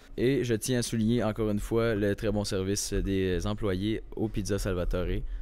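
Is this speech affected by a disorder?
No.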